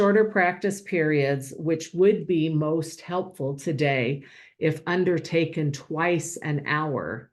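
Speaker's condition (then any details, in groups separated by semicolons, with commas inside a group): No condition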